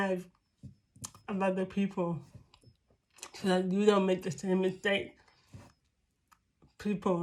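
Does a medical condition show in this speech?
Yes: cerebral palsy.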